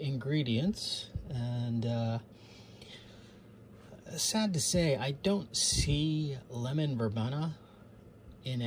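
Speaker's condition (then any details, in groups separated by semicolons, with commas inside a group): No condition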